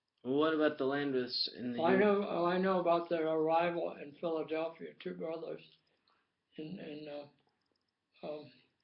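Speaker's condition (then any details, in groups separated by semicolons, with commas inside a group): Tongue cancer; possibly genetic, possibly passive smoke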